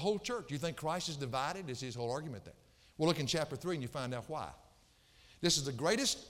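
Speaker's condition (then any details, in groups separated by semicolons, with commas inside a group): No condition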